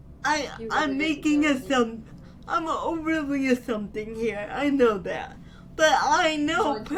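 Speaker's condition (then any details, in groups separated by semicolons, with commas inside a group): Cerebral palsy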